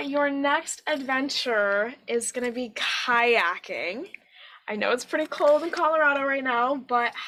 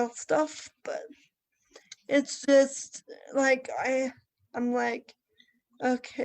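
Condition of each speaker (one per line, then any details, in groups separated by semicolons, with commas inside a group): No condition
Cerebral palsy; present from birth, wheelchair user; trunk control difficulty, ongoing physical therapy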